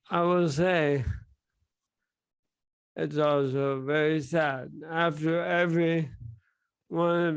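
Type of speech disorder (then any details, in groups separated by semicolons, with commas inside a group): Bulbar dysarthria; bulbar onset ALS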